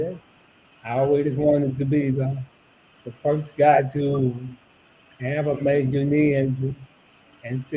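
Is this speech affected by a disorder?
Yes: ALS; about eight years since diagnosis.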